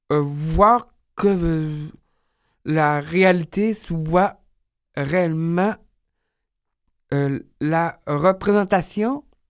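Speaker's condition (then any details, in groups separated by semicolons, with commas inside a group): Down syndrome; age 30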